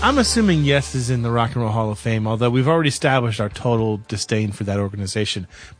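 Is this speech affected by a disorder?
No.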